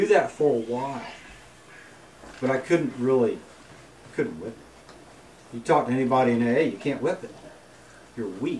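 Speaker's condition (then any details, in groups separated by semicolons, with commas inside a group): No condition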